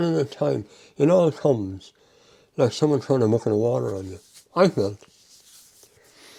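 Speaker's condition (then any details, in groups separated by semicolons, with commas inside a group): Mouth cancer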